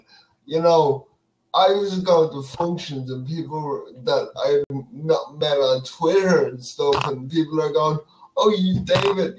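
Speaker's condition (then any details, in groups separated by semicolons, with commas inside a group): Cerebral palsy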